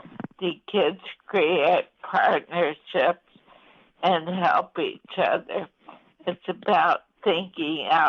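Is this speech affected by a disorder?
Yes: ALS; voice affected.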